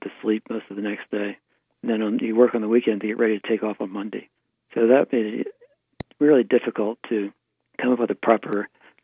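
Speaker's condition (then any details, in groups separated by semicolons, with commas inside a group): Parkinson's disease; right hand tremor at onset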